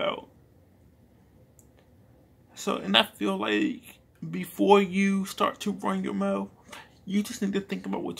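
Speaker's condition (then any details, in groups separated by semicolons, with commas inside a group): Cerebral palsy; speech is not the best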